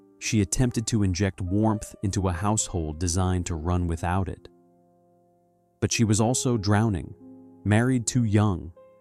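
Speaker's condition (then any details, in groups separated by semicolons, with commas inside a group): No condition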